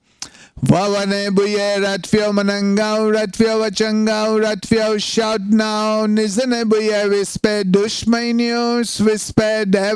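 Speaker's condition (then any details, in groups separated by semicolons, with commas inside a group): No condition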